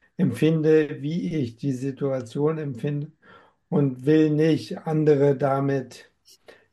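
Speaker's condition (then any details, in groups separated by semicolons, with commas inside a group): Amyotrophic lateral sclerosis; diagnosed at 47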